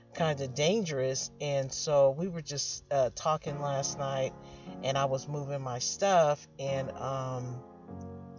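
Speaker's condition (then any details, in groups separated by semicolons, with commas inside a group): No condition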